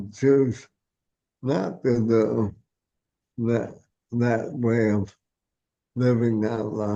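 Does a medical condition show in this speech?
Yes: ALS.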